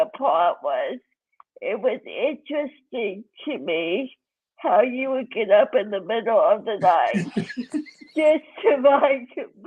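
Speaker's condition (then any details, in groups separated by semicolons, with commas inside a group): Cerebral palsy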